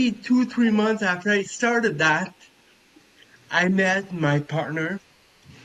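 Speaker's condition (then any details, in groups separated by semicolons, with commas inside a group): Cerebral palsy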